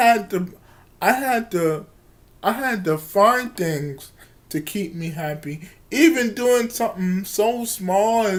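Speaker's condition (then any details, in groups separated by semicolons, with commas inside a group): Cerebral palsy; from birth, wheelchair user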